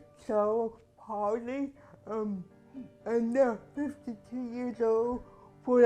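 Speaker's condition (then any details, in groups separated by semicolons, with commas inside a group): Cerebral palsy; present from birth, limited arm and leg mobility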